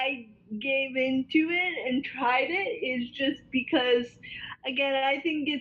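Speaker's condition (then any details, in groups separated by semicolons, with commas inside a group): Cerebral palsy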